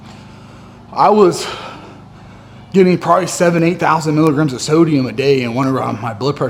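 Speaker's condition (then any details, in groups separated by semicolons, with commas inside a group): No condition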